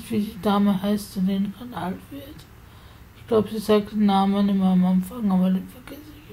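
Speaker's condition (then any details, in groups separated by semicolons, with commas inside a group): Multiple sclerosis; sometimes cannot speak or find words when half-asleep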